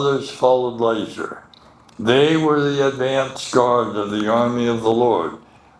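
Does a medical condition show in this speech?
Yes: medical condition affecting speech.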